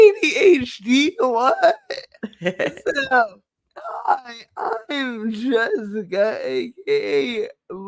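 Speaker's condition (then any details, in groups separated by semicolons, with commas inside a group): Cerebral palsy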